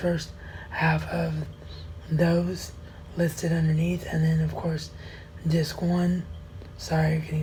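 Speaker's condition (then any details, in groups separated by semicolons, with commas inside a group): Cerebral palsy; wheelchair bound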